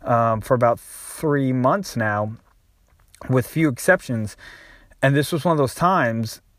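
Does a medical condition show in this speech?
No.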